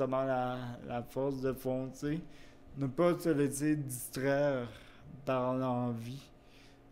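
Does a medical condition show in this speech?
Yes: cerebral palsy; wheelchair use.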